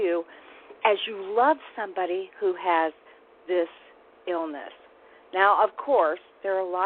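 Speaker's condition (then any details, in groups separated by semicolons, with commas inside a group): No condition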